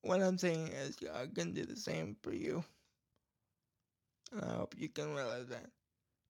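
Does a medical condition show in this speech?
Yes: cerebral palsy; cerebral palsy causing speech problem, scratchy throat and gag reflex issues at times; voice goes in and out, some parts edited out and retried; voice goes in and out sometimes.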